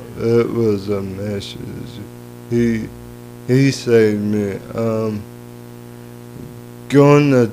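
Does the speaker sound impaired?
Yes: cerebral palsy; lifelong.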